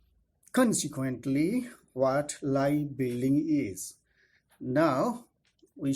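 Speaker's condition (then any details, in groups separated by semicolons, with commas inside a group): No condition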